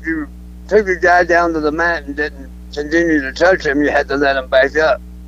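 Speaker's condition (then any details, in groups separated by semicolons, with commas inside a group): Throat cancer; cancer survivor, alive and well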